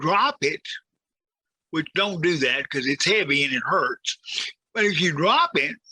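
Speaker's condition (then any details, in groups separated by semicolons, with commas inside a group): Cerebral palsy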